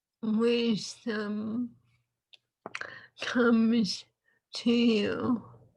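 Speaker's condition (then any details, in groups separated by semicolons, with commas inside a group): ALS; swallowing lost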